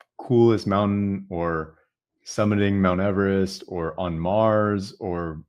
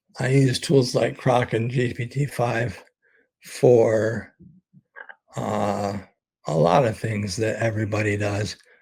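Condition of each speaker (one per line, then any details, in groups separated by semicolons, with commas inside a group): No condition
ALS; brain-computer interface implant; progression recently faster, some middle finger movement remains; expects to lose voice very soon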